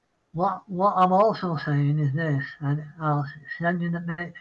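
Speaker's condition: Parkinson's; apologizes mid-sentence

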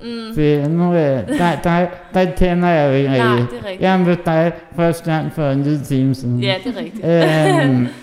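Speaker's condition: Muscular dystrophy (muskelsvind); hereditary

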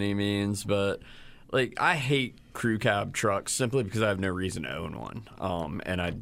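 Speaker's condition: No condition

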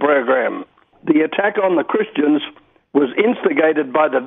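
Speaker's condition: No condition

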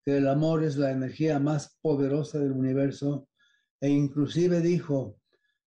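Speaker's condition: Parkinson's disease; body rigidity

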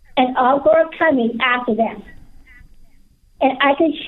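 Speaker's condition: Down syndrome; speaking engagements now via Zoom

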